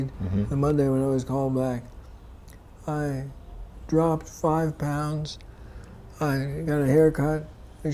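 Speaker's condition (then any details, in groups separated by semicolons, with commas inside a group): Parkinson's disease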